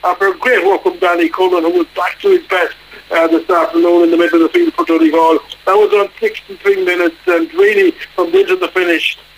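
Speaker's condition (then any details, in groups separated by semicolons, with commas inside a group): No condition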